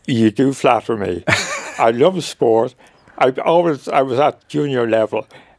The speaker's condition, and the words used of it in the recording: ALS (motor neuron disease). If I get out of breath, you'll know.